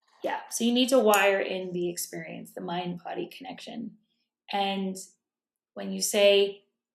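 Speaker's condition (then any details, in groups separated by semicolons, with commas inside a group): No condition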